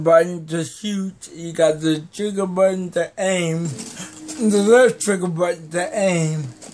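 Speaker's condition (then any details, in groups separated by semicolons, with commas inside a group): Cerebral palsy; may be hard to understand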